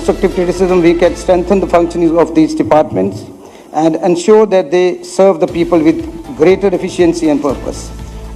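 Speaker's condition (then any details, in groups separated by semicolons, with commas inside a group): No condition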